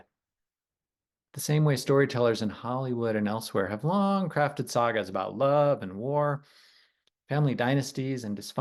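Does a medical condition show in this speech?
No.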